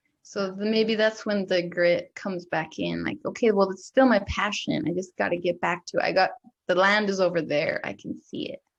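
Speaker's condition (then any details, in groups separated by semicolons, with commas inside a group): No condition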